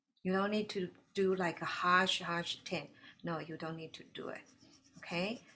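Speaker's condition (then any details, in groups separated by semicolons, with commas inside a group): No condition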